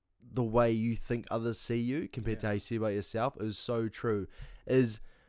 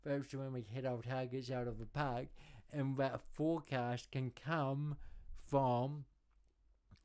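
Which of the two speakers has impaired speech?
The second: cerebral palsy; present from birth; atypical speech, worked on speech sound.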